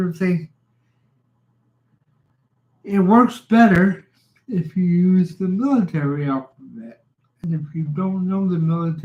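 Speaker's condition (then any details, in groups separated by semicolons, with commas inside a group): Cerebral palsy; reliable voice, uses voice control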